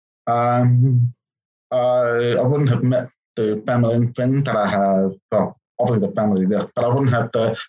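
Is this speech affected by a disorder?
Yes: profound deafness; congenital, born deaf.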